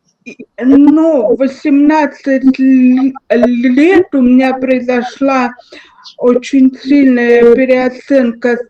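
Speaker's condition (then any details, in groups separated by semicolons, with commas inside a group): Cerebral palsy, spastic diplegia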